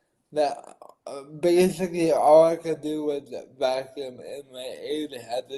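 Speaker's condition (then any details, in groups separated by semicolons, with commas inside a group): Cerebral palsy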